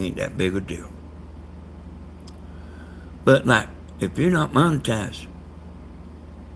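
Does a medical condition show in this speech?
Yes: brain bleed.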